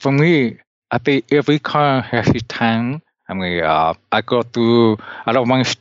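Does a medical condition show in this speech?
Yes: deafness; cannot hear well.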